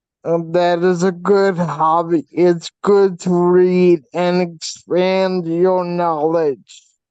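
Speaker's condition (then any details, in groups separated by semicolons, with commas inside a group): Facial paralysis from hydrocephalus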